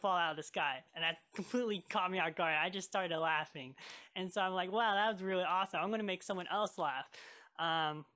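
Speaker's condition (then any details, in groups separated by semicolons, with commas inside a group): Cleft lip and palate; scar removal declined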